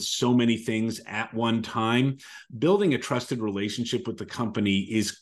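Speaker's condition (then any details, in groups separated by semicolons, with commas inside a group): No condition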